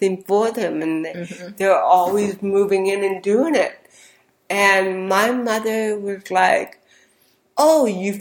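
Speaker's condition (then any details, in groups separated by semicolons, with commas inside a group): Cerebral palsy; hearing impaired, CP preschool in Long Beach from 18 months, childhood physical, occupational, speech therapy; very slurred speech as a child from cerebral palsy plus hearing impairment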